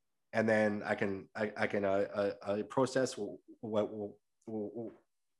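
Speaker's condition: Stutter; stutter audible during recording; stutter eases in native accent and rehearsed cadence, worse with nerves, blocks when rushing words; repeated sounds, repeated words, prolonged sounds

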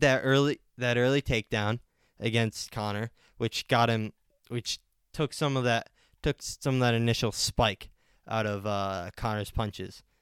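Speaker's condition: No condition

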